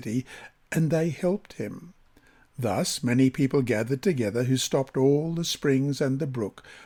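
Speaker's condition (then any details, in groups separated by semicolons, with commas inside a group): No condition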